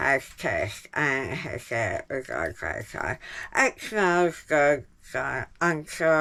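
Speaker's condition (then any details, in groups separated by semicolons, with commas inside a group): Jaw cancer surgery; tracheostomy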